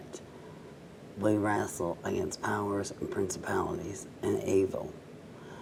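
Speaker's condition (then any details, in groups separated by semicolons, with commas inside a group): Cerebral palsy, mild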